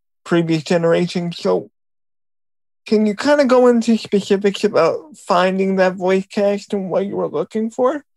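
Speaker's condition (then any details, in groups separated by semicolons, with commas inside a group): Cerebral palsy; voice sometimes sounds childlike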